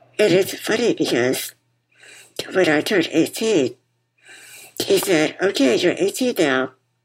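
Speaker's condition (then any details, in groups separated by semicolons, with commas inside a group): Muscular dystrophy; wheelchair user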